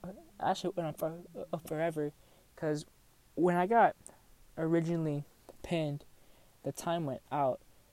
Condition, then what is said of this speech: Stuttering. But, you know, actually, I think I said it wrong the first time.